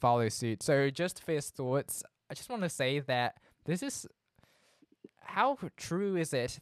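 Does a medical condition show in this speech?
No.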